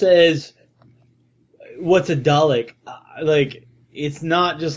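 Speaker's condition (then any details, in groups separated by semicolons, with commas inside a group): No condition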